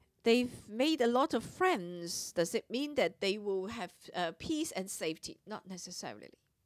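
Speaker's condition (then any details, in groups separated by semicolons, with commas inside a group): No condition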